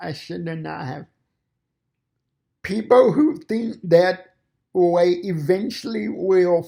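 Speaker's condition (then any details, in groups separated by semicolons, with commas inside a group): Cerebral palsy; fine motor impairment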